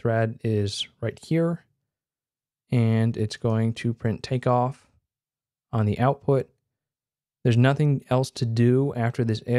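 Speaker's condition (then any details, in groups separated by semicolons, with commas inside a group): No condition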